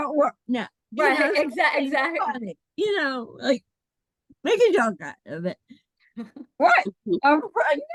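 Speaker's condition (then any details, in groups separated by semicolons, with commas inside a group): Cerebral palsy; mainly small motor coordination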